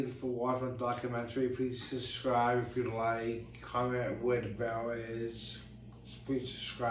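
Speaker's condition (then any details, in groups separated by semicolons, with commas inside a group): Brain injury; tongue cut off at age 5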